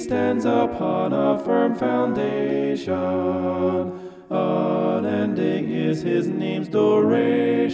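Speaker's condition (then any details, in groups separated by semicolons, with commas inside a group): No condition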